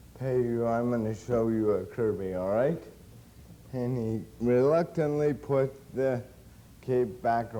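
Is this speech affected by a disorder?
Yes: cerebral palsy; since birth.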